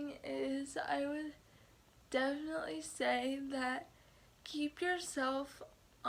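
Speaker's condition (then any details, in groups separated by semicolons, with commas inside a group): Cerebral palsy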